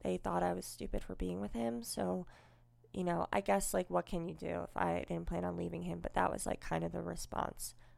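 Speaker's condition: Cleft lip and palate, unilateral

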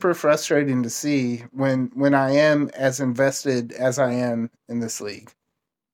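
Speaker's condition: No condition

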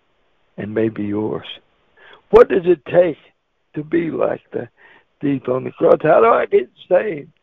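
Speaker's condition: Cerebral palsy; wheelchair user

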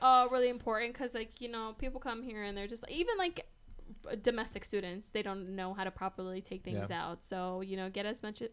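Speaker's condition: No condition

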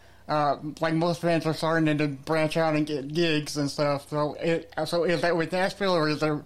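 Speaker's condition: Cerebral palsy; back pain

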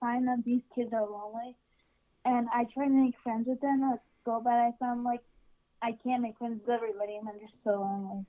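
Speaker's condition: Cerebral palsy; affects legs, cortical vision impairment, major surgery about five years ago, physical therapy about three years; swallows too much air all day, learned behavior

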